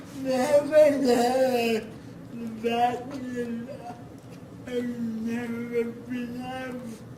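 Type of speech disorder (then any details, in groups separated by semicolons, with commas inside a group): Dysarthria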